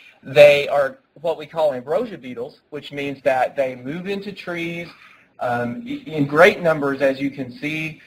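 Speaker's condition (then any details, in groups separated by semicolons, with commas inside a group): No condition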